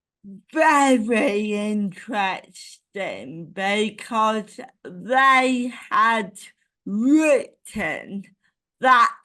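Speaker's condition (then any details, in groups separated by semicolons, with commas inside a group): Cerebral palsy; ataxic type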